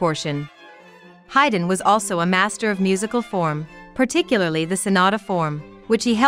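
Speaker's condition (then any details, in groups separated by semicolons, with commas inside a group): No condition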